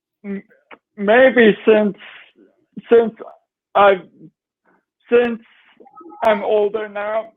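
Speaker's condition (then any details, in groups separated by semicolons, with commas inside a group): Cerebral palsy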